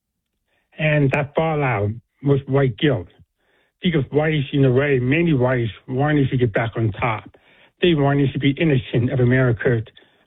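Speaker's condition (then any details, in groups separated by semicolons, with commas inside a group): Deafness; deaf accent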